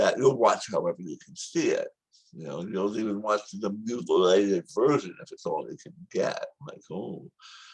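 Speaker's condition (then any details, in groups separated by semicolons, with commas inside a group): Tongue cancer surgery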